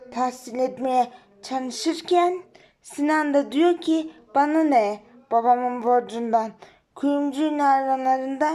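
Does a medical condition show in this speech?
Yes: cerebral palsy.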